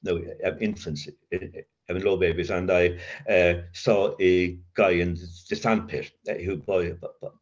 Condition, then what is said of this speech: Stuttering. I'm so mindful of the dangerous words that I'm always have to think five or six